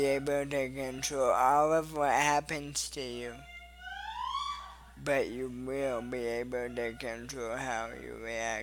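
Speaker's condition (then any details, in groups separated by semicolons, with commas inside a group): Cerebral palsy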